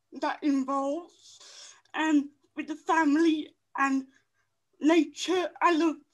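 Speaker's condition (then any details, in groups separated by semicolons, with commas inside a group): Cerebral palsy; limited speech, writes instead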